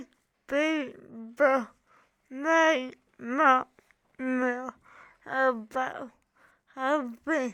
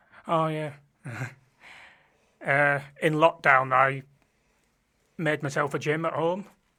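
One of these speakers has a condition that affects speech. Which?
The first: cerebral palsy; from birth.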